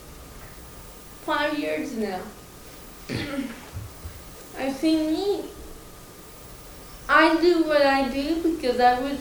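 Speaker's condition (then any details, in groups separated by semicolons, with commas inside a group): Cerebral palsy, mild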